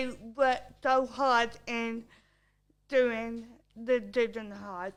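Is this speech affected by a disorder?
Yes: cerebral palsy.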